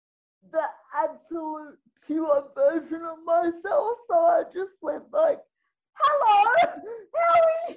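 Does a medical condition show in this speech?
Yes: spastic quadriplegic cerebral palsy; affects all of daily life, requires support with every aspect of daily life.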